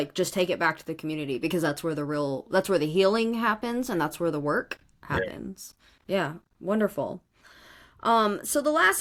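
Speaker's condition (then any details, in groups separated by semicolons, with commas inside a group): No condition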